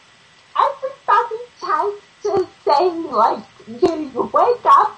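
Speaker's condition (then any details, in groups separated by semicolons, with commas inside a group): Ataxia; lost speech and swallowing after hemorrhage, relearned both through speech therapy, memory and cognition intact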